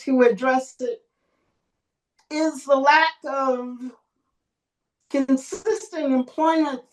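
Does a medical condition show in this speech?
Yes: cerebral palsy.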